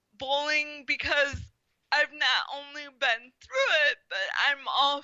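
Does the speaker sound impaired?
Yes: spastic quadriplegic cerebral palsy; power wheelchair.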